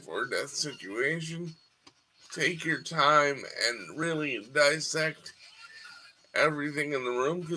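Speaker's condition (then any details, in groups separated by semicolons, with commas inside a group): Cerebral palsy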